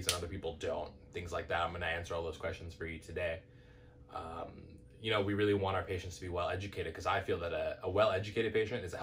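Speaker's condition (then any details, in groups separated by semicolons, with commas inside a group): No condition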